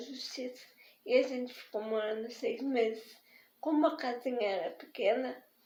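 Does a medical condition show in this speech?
Yes: spastic diplegic cerebral palsy.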